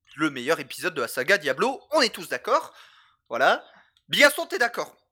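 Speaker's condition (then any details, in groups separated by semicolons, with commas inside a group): No condition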